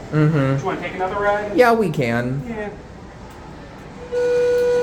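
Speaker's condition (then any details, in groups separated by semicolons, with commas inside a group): No condition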